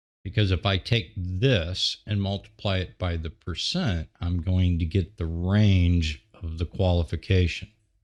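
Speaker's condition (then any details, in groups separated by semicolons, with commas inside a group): No condition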